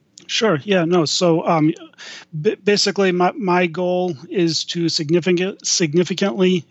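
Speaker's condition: Stuttering; lifelong stuttering; may freeze up while speaking, then gets back on a roll; repeated sounds, repeated words

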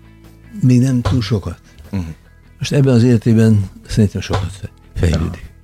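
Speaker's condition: Parkinson's disease; harder for listeners to understand

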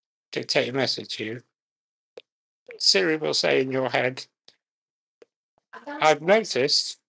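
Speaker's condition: Muscular dystrophy; eye gaze technology may come next after voice control

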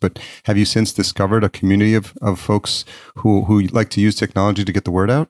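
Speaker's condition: No condition

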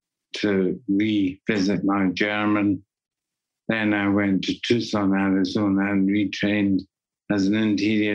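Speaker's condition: Parkinson's disease; deep brain stimulation surgery, two brain implants with controller, lifelong essential tremor, diagnosis took about 15 months; voice going, can no longer sing or do theatre

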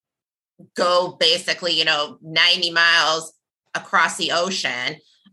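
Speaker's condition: No condition

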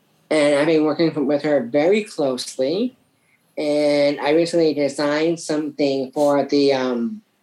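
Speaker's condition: Down syndrome; from birth

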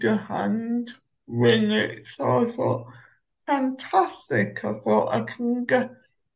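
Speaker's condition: Cerebral palsy; uses Omeo wheelchair

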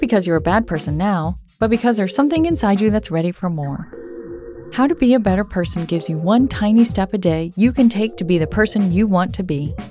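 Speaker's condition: No condition

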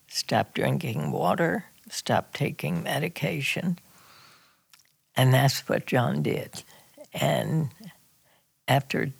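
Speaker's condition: Spasmodic dysphonia; diagnosis took six years

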